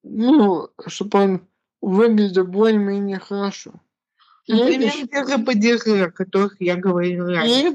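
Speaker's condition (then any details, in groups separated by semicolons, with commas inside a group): Cerebral palsy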